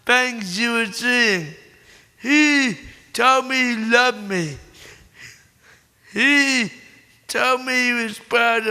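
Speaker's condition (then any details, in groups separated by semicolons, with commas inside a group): Cerebral palsy; born premature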